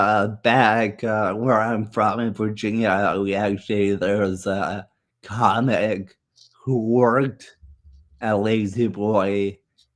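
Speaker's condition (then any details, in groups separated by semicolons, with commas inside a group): Muscular dystrophy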